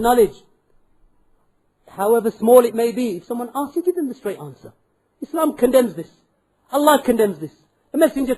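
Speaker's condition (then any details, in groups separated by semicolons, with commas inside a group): No condition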